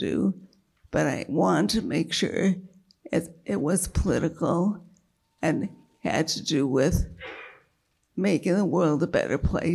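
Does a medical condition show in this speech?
Yes: multiple sclerosis; progressive.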